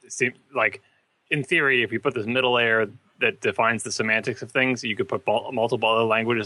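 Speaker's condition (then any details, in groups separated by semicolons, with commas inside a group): No condition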